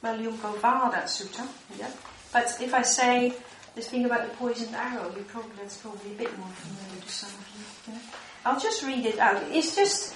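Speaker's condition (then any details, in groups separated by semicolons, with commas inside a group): No condition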